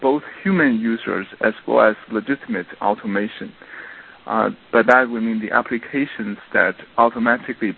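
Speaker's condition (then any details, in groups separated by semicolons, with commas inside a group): No condition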